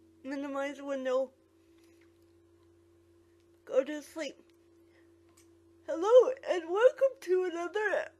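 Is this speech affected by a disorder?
Yes: quadriplegic cerebral palsy.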